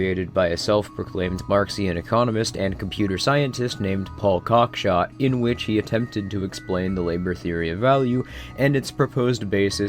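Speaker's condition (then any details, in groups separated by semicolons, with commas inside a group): No condition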